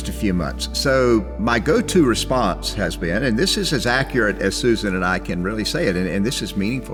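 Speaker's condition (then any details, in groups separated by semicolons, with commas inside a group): No condition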